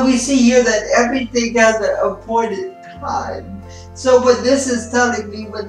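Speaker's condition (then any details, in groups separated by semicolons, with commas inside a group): Spastic cerebral palsy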